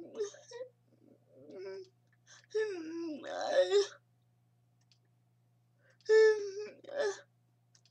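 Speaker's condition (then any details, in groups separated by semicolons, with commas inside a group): Cerebral palsy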